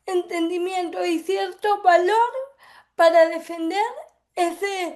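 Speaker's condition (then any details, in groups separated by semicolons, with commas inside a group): Cerebral palsy; affects speech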